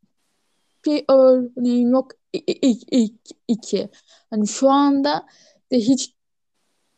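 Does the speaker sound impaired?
Yes: stuttering; failed 10-15 day cure center in Turkey, tongue and jaw exercises, practiced speech modification; part-word and sound repetitions, frequent fillers e and hani; here repeated words, prolonged sounds.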